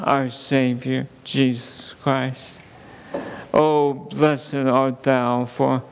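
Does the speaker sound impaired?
Yes: ALS; under neurologist care.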